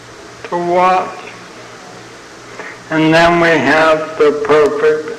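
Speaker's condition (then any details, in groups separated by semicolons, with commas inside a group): ALS (Lou Gehrig's disease); young onset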